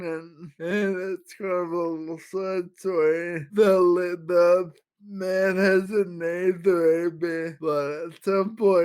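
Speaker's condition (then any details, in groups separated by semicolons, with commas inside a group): Friedreich's ataxia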